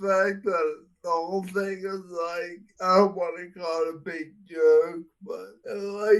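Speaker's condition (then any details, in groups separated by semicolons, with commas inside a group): Friedreich's ataxia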